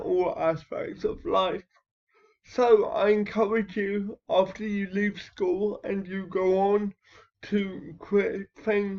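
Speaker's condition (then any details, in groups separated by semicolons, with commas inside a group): Cerebral palsy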